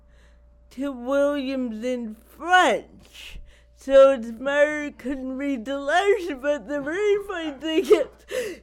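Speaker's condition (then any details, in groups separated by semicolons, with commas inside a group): Cerebral palsy; wears down with age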